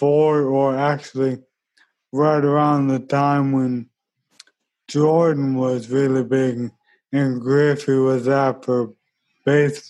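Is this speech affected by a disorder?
Yes: ALS; pushed in running events by Bobby, training 3-4 times weekly toward marathon in running chair.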